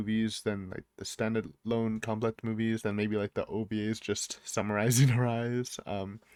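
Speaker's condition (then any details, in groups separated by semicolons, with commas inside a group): No condition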